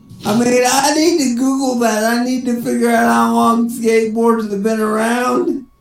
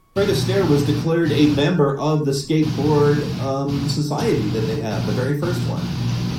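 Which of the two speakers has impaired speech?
The first: cerebral palsy; spasticity, not paralyzed, wheelchair user; speech sounds drunk.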